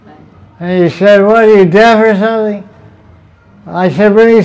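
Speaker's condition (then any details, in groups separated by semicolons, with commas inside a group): Deafness; relies on audience feedback for volume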